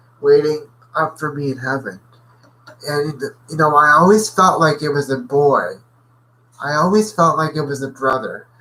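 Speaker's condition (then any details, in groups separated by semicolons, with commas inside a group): Cerebral palsy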